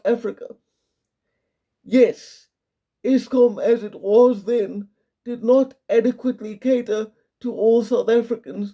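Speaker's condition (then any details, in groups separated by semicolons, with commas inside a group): Quadriplegic cerebral palsy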